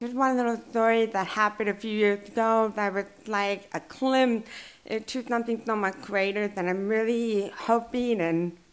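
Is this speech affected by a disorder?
Yes: deaf and hard of hearing; since childhood.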